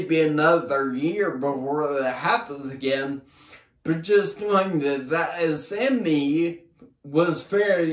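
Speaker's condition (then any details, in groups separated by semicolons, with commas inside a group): Brain injury; affects walking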